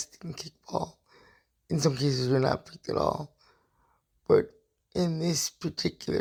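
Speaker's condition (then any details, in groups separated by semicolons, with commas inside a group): Cerebral palsy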